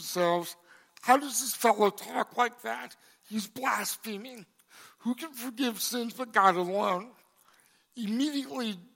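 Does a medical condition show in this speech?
Yes: cerebral palsy; congenital.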